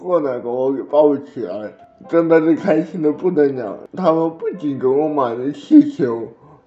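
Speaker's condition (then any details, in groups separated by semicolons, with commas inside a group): Cerebral palsy; edited for fluency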